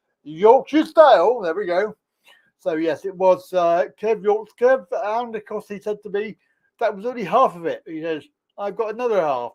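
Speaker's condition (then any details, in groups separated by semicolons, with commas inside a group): Cerebral palsy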